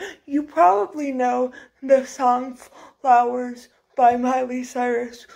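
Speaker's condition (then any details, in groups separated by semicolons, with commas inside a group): Cerebral palsy, severe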